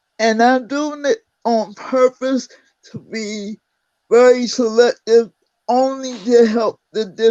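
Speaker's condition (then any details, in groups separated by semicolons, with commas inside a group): Cerebral palsy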